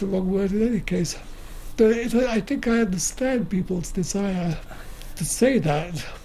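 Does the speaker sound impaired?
Yes: motor neuron disease; still able to speak, lack of breath, swallowing easily goes the wrong way, phlegm in throat.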